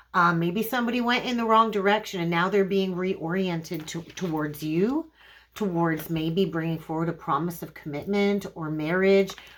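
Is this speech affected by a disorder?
No.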